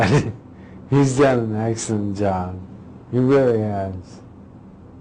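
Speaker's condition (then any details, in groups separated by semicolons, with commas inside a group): Traumatic brain injury; part of brain surgically removed, skull later closed; speech and movement regained after months of therapy, memory impaired; predicted never to speak again, speech regained after therapy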